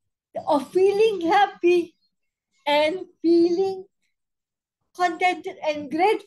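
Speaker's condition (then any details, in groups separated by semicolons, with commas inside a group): Cerebral palsy spastic quadriplegia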